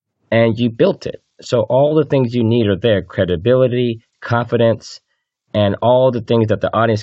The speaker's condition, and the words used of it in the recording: No condition.